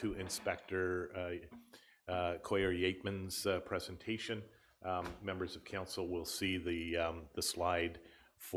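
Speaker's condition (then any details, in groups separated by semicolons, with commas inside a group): No condition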